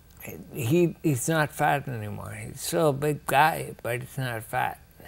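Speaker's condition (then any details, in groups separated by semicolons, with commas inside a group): Ataxia; rare, progressive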